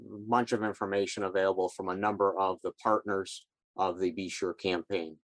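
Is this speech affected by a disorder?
No.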